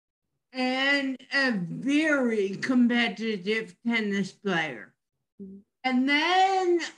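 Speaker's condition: Dysarthria after stroke; stroke at age 50, double vision then collapse, tracheotomy, feeding tube, could not walk, swallow or eat; about 5 years post stroke, speech therapy with Claire, students Keziah and Emily, yoga, singing lessons; could not talk at first, letter board, possibly aphasic, dysarthria remains, much improved, diaphragmatic breathing, over-articulation

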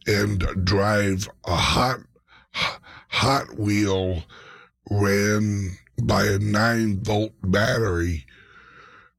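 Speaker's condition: Speech impediment, mild; slight, occasional, worst on words beginning with b

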